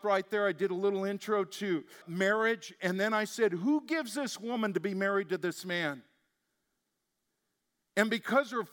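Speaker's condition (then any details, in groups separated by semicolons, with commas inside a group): No condition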